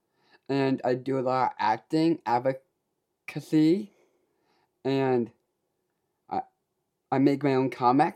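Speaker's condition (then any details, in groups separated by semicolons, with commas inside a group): Down syndrome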